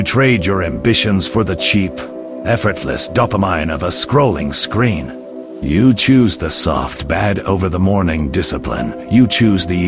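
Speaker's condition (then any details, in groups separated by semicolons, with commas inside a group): No condition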